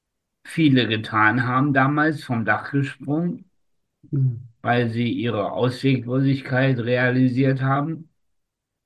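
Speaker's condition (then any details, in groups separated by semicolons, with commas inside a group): Spastic tetraparesis; from birth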